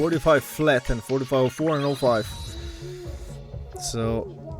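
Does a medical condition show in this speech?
No.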